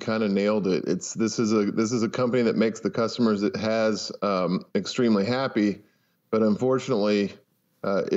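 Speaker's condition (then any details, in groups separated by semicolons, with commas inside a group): No condition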